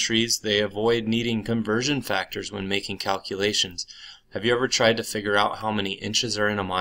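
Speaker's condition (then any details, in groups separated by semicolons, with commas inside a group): No condition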